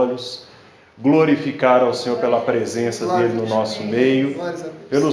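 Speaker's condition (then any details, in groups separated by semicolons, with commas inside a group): No condition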